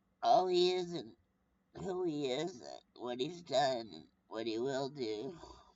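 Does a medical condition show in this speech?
Yes: brain injury.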